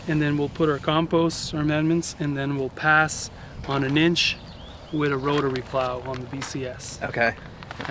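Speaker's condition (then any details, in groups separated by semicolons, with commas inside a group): No condition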